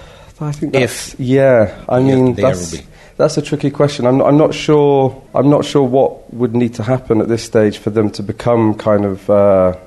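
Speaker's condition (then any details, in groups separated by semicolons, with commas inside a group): No condition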